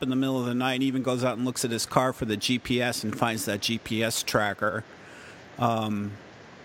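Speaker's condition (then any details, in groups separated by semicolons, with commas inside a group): No condition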